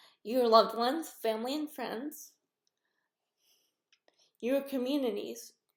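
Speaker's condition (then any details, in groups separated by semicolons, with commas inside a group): Cerebral palsy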